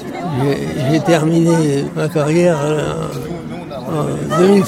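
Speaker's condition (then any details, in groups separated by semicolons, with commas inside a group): Parkinson's disease; bone weakening with loss of all teeth, pronounced curvature problems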